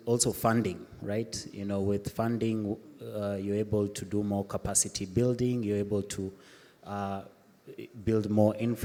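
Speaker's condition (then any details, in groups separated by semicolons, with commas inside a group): No condition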